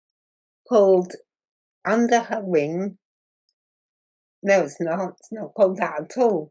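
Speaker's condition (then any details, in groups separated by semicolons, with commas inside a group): Muscular dystrophy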